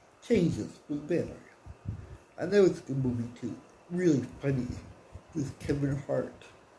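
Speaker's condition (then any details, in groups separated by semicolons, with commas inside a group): Athetoid cerebral palsy; speech, wheelchair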